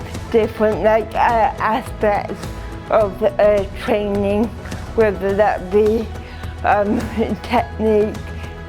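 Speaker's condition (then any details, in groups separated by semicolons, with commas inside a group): Cerebral palsy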